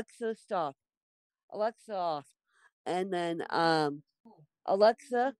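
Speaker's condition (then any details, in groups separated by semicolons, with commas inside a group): Cerebral palsy, mixed, moderate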